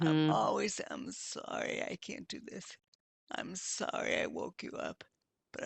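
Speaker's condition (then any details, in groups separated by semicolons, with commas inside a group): Multiple sclerosis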